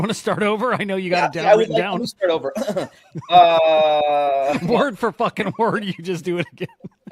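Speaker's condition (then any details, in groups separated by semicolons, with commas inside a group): No condition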